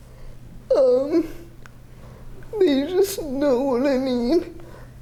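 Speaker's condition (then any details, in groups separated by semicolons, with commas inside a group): Cerebral palsy, severe; quadriplegia with athetoid component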